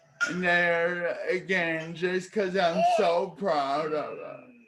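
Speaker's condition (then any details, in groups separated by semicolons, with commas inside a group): Cerebral palsy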